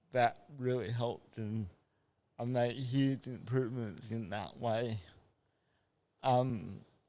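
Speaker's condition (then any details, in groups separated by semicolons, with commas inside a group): Cerebral palsy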